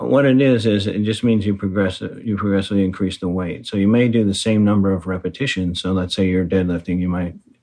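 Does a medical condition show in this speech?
Yes: Parkinson's disease; six years since diagnosis, new walking difficulty, needs hand support, minimal medication initially, heavy weightlifting.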